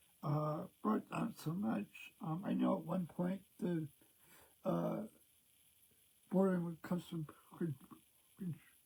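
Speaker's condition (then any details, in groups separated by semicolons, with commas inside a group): Cerebral palsy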